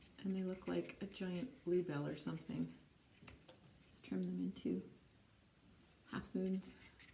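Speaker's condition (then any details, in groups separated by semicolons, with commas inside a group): No condition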